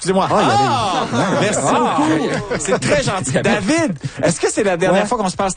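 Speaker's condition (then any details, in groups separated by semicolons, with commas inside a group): No condition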